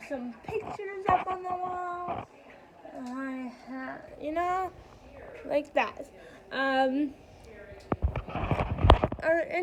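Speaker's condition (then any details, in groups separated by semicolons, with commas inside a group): Cerebral palsy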